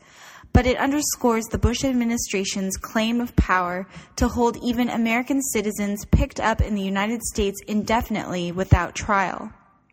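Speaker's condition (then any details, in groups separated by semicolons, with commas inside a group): No condition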